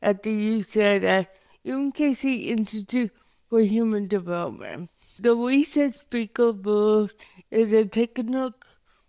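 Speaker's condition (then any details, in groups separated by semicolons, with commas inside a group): Cerebral palsy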